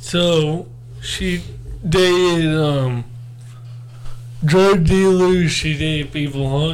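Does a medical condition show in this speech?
Yes: cerebral palsy; born not breathing.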